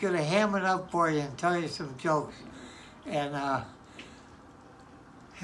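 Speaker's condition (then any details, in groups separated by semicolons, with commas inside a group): Parkinson's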